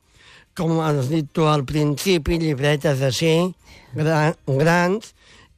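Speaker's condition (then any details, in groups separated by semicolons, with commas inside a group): Down syndrome; congenital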